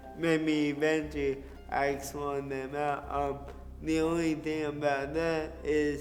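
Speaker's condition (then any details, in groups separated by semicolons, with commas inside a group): Cerebral palsy; diagnosed shortly after birth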